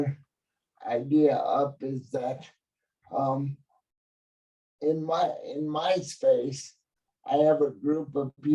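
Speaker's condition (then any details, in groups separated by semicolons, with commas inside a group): Cerebral palsy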